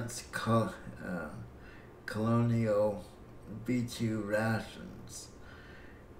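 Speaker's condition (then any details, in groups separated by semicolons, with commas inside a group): Cerebral palsy; breathing fine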